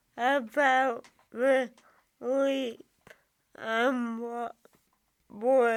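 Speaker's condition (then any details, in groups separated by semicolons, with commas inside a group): Cerebral palsy; from birth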